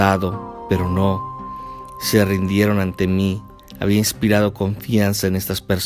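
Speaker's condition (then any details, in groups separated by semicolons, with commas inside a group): No condition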